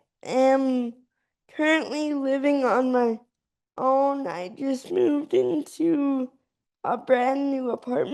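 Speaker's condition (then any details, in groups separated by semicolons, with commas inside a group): Cerebral palsy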